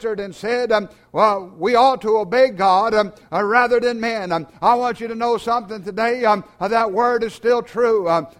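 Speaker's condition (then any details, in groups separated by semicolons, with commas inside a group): No condition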